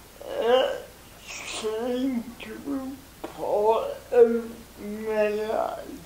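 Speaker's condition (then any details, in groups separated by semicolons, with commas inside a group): Cerebral palsy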